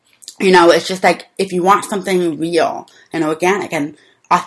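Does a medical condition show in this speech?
Yes: deafness; speaks well, learned speech through childhood lessons with visual computer speech feedback.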